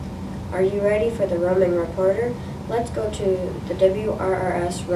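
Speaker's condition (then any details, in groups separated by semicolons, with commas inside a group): No condition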